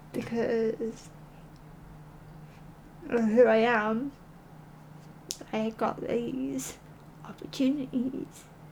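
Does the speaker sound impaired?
Yes: cerebral palsy; present since at least primary school.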